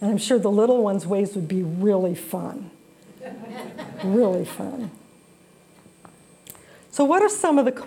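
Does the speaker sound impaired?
No.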